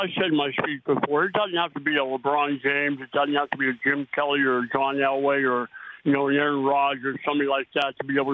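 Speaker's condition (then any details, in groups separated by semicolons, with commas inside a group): Oral cancer; post-treatment cancer checks; may be hard to understand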